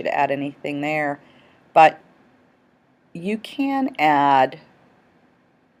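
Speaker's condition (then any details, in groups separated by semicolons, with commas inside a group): No condition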